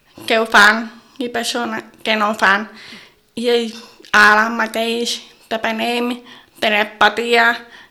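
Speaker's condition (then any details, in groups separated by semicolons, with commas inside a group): Deafness from birth, congenital; communicates by lip reading since always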